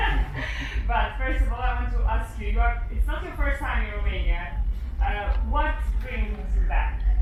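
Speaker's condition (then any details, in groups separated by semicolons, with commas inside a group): No condition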